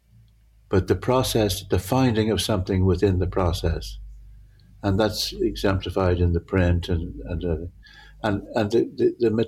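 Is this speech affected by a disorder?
Yes: Parkinson's; altered visual perception, difficulty judging near and far, grouped objects merge together.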